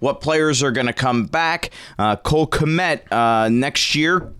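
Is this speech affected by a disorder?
No.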